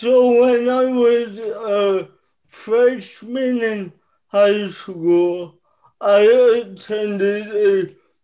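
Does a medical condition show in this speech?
Yes: cerebral palsy; childhood physical therapy, therapist started lifting with ankle weights on dowel bar, therapy became weight training.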